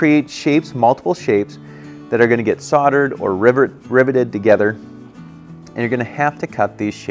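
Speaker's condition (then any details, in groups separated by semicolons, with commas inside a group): No condition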